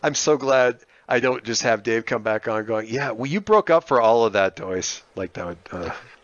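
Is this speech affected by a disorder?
No.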